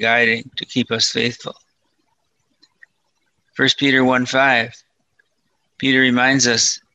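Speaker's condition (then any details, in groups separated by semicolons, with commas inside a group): Parkinson's disease, mild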